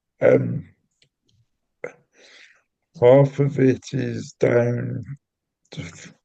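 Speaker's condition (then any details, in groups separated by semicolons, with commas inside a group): Cerebral palsy; intrathecal baclofen pump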